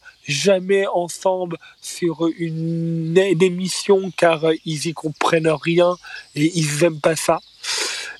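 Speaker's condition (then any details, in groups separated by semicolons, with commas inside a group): Stuttering; stutter identified at age four, first misdiagnosed as Tourette syndrome by psychiatrist in Québec; stuttering in stand-up clip, voice deliberately left unedited; prolonged sounds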